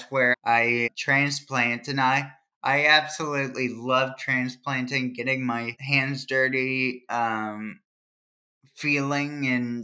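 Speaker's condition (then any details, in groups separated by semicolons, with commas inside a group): Cerebral palsy; trouble remembering multiple tasks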